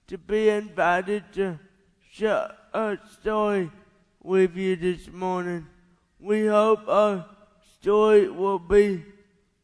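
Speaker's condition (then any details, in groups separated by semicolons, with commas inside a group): Cerebral palsy; not birth defects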